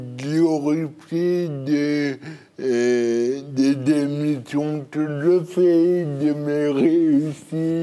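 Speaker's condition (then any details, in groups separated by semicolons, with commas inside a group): Cerebral palsy; birth injury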